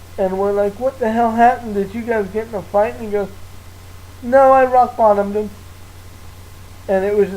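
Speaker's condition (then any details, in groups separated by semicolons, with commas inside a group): Cerebral palsy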